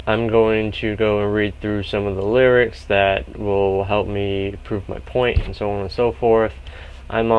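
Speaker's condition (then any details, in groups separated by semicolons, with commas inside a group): No condition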